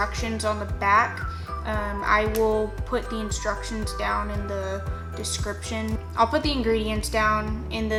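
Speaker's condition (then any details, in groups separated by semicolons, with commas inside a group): No condition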